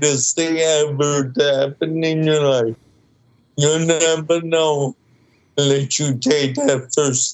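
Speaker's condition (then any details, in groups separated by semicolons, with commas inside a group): Cerebral palsy, mild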